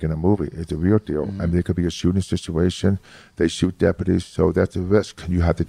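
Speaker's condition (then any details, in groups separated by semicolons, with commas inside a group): Hearing loss; severe childhood speech impediment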